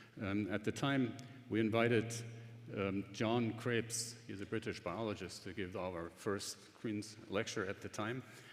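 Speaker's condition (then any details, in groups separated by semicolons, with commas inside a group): No condition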